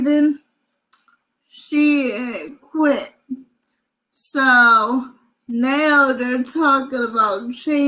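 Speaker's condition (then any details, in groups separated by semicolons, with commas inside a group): Cerebral palsy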